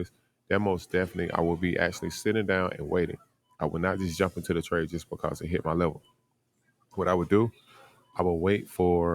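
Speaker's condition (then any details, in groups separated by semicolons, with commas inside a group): No condition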